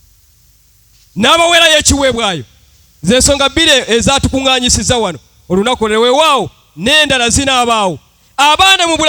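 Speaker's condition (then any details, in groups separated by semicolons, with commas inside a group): No condition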